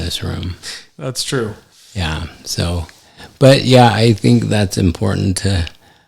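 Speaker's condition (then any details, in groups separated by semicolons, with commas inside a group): ALS; affects hand function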